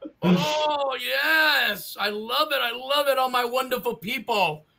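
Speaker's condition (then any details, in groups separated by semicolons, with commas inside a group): No condition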